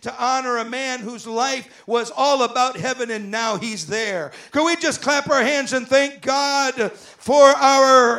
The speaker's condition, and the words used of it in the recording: None; typical speech.